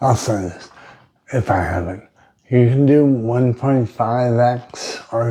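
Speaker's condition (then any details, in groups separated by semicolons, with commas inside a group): Brain injury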